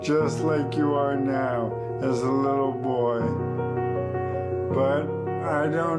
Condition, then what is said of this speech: ALS (motor neuron disease). I'm losing my ability to speak, so I'm asking people to be my voice.